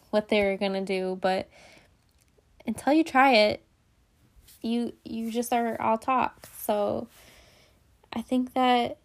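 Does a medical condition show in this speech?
No.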